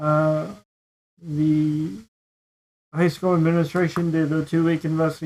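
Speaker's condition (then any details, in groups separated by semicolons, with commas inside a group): Cerebral palsy; predicted never to talk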